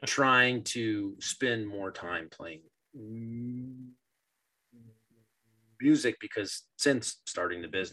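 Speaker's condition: Stuttering; learned robot-like fluent speaking, found its social penalty worse than stuttering; stuttering sounds that may seem like audio discontinuities, comfortable with own stuttering; repeated sounds

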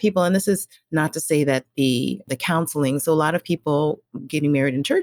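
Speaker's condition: No condition

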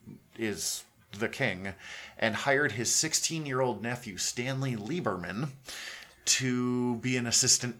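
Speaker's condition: No condition

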